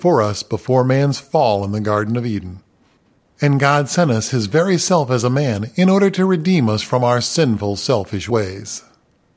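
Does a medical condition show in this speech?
No.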